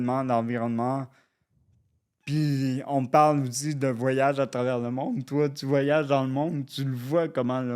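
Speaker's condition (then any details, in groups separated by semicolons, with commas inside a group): Cerebral palsy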